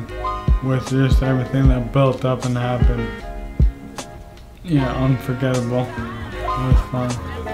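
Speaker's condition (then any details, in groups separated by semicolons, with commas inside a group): ALS; leg onset, affects walking, arms, hands, speech; two years since onset, slow progression; speech affected within last year, voice loss expected, voice banked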